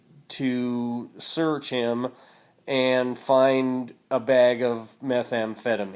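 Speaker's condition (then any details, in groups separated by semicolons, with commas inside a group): No condition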